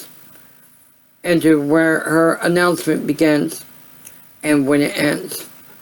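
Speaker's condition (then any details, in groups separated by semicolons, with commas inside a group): Cerebral palsy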